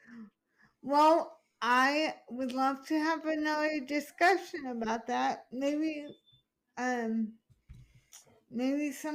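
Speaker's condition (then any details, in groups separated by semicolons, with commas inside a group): Hemiplegic cerebral palsy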